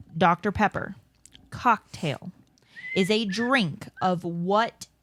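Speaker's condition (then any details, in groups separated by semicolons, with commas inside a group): No condition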